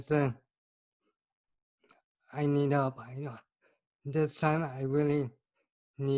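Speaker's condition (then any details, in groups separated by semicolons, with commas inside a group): Cerebral palsy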